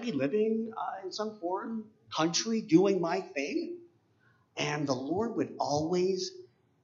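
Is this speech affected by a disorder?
Yes: cleft palate; congenital cleft palate, many painful oral surgeries from 3 months to 16 years, 10 years braces; 7 years of speech therapy, oral appliance once worn to help speak properly.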